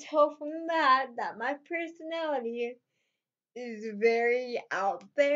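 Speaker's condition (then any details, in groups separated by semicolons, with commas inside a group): Cerebral palsy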